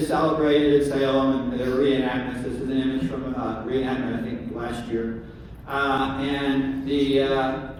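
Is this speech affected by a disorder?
No.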